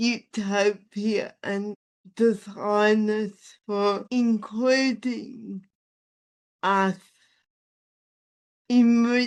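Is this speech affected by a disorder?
Yes: athetoid spastic cerebral palsy.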